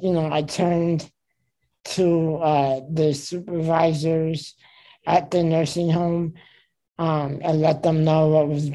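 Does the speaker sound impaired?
Yes: spinal muscular atrophy; type 2, from birth, wheelchair user, age 32.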